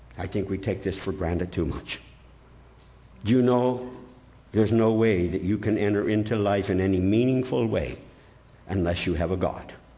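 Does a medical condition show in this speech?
No.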